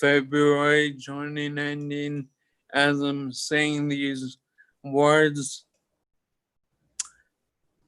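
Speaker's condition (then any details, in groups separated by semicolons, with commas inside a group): Toxic leukoencephalopathy, locked-in syndrome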